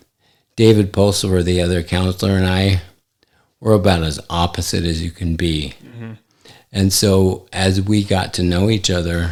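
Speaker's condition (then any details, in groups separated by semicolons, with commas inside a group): ALS; affects hand function; recently diagnosed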